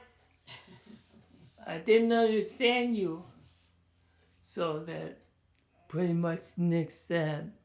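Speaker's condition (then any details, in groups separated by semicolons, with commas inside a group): ALS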